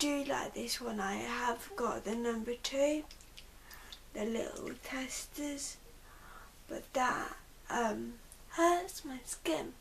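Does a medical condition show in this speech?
Yes: cerebral palsy.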